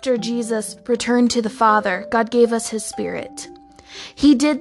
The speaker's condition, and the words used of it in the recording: None; typical speech.